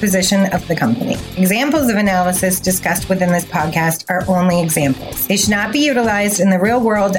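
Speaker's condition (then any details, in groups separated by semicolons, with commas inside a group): No condition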